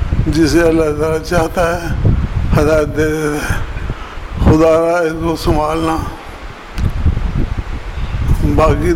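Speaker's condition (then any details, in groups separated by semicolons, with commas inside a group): Difficulty speaking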